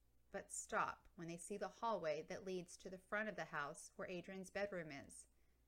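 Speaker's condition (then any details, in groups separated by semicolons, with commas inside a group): No condition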